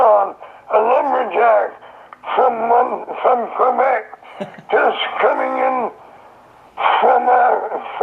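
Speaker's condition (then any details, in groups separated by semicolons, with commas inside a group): Throat cancer; voice described as practically gone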